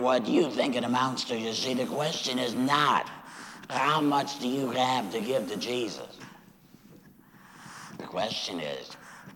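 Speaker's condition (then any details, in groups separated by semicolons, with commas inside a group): Laryngectomy after throat cancer; speaking through voice prosthesis today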